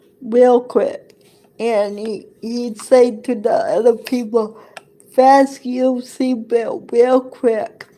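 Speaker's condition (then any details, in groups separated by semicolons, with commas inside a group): Cerebral palsy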